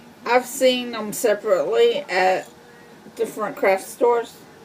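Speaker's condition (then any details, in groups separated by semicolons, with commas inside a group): Cerebral palsy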